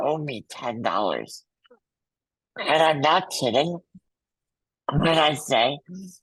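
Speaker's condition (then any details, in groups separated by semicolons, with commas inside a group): Muscular dystrophy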